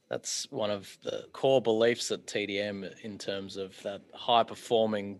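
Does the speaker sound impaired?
No.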